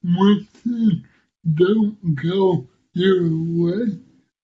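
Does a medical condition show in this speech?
Yes: cerebral palsy; affects muscle movement, intellect unaffected; audiences initially unsure they can understand speech, speech described as hard to understand.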